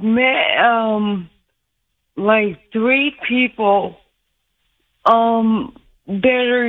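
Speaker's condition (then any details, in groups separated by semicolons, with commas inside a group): Aphasia after two strokes; two strokes last year; had to relearn talking from scratch, feels speech still sounds impaired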